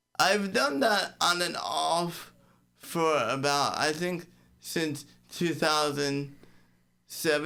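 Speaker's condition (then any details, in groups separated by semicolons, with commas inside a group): Cerebral palsy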